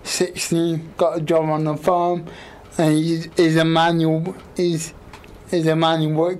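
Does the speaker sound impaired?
Yes: quadriplegic cerebral palsy; all four limbs affected, right side worse than left, wheelchair bound, 24-hour care; age 28; obvious speech impediment, quite a bit of effort to speak and shape words, considers self understandable.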